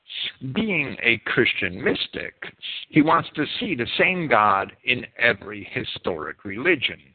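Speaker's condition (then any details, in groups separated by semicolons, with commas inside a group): No condition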